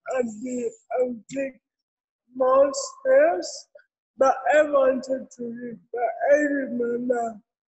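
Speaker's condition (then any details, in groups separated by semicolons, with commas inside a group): Cerebral palsy; therapy since six months old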